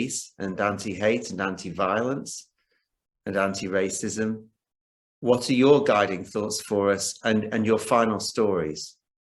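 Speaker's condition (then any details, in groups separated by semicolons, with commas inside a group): No condition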